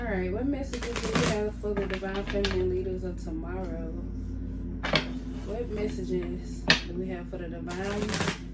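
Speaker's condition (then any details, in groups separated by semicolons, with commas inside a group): No condition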